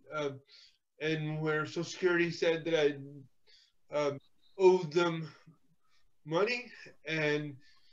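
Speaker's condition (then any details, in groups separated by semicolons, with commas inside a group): Cerebral palsy; physical therapy in childhood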